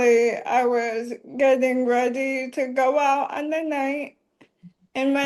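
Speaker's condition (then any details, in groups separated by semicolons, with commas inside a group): ALS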